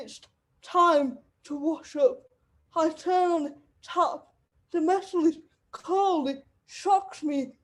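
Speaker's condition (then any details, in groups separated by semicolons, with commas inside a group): Cerebral palsy; wheelchair user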